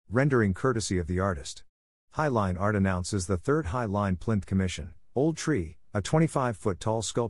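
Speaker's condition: No condition

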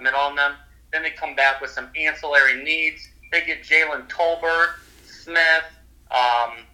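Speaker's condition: No condition

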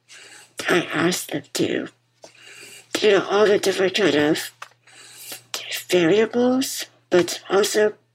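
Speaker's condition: Muscular dystrophy; wears bipap machine to help breathing

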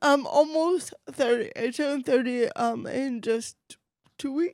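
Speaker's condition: Cerebral palsy, mild; voice affected

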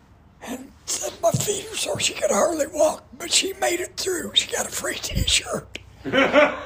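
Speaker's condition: Voice damage from cancer; given fatal prognosis 5 years ago

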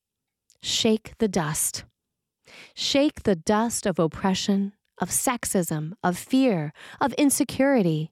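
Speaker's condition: No condition

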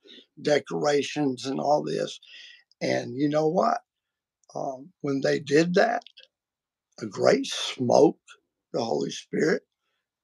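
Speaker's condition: Vocal cord surgery; including laser treatment

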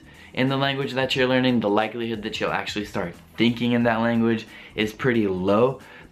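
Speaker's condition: No condition

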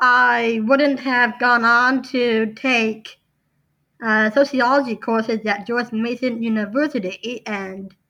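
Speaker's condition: Down syndrome

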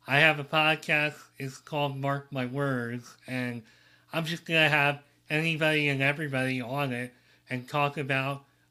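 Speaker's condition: Cleft lip and palate

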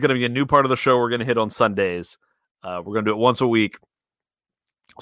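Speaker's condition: No condition

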